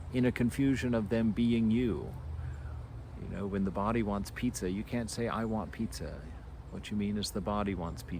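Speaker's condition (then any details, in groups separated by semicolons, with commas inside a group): No condition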